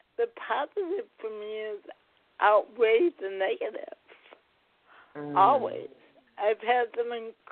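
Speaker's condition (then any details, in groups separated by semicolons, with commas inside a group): Cerebral palsy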